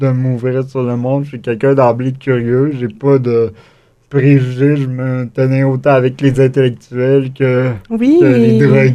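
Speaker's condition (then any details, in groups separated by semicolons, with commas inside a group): Cerebral palsy; acquired, chickenpox at three weeks, fever, epileptic seizure, convulsions, brain bleeding, premature infant, wheelchair user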